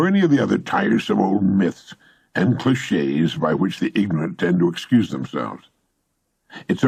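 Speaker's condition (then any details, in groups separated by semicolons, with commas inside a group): No condition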